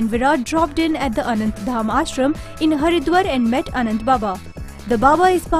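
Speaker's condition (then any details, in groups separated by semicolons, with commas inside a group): No condition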